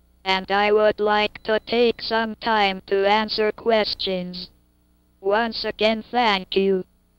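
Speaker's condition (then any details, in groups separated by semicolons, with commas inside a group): Cerebral palsy; cannot move limbs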